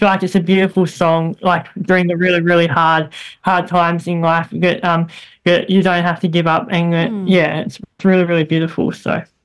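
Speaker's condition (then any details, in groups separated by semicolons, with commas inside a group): Bilateral cleft lip and palate; operations from three months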